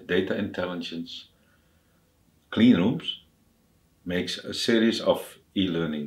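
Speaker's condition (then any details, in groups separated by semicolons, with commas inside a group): No condition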